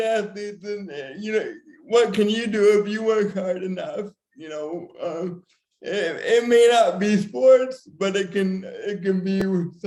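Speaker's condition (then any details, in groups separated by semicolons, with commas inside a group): Cerebral palsy, severe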